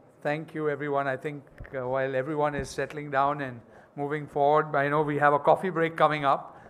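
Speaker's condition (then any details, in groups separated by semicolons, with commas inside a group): No condition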